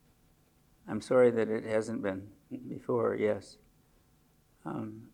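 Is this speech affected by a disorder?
Yes: Parkinson's disease; age 74.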